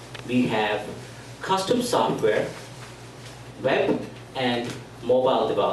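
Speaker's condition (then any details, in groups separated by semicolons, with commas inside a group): No condition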